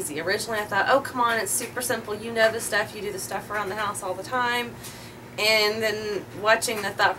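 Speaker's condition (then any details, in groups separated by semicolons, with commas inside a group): No condition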